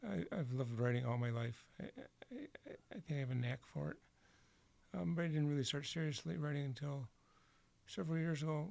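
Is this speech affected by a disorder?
Yes: Parkinson's disease; Parkinson's disease diagnosed several years ago, terrible sleep disturbances, on disability; fingers getting clumsy, typing increasingly difficult; voice bad today, a direct symptom of Parkinson's.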